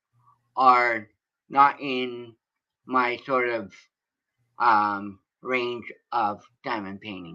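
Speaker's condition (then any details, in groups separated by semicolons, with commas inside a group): Cerebral palsy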